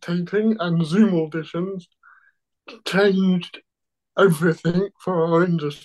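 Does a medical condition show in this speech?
Yes: cerebral palsy.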